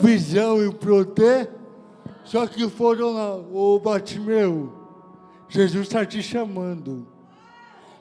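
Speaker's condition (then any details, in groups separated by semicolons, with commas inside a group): Cerebral palsy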